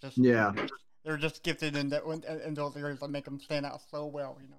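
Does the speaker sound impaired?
Yes: cerebral palsy; cerebral palsy since birth, knee pain; age 41, knees hurting now, got medication from doctor.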